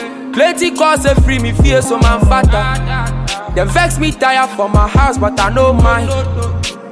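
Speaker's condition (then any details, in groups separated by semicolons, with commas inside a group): No condition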